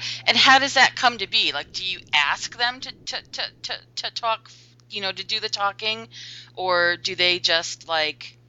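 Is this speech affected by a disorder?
No.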